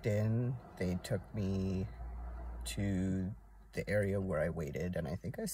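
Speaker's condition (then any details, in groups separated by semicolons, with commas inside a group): No condition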